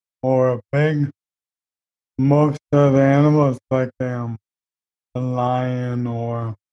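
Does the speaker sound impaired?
Yes: ALS; young onset, diagnosed age 29, progressive neurodegenerative, affects walking, speech and eventually breathing; recent evaluation for communication devices, trying demo products to type, eyes expected to last long; voice changed from before, harder to hear, harder to talk and be understood.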